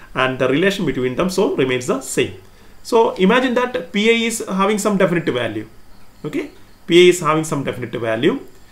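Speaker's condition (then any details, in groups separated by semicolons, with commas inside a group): No condition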